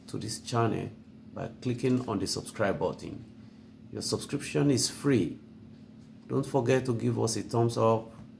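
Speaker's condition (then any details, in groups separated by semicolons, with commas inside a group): No condition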